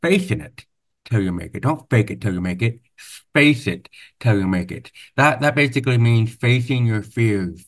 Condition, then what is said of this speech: Deafness. At that moment, I realized that my deaf accent isn't a flaw, it's a feature, right?